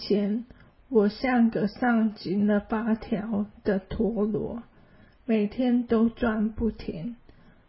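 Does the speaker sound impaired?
Yes: ALS; hand weakness, cannot write, type or grasp, arm muscle atrophy, cause unknown, year of immunoglobulin injections; slower speech, quieter voice.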